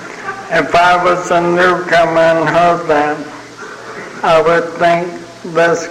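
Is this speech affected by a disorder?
Yes: ALS (Lou Gehrig's disease); terminal, young onset, first sign abnormal walking; progressing, uses wheelchair, fell and cracked chin two years ago, no medication; sounds like having had a couple of drinks.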